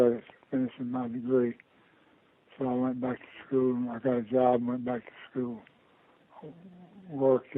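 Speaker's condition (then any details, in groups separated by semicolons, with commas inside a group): Parkinson's disease; diagnosed about two years ago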